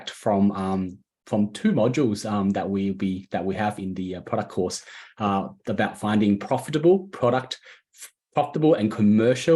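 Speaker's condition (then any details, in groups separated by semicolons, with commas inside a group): No condition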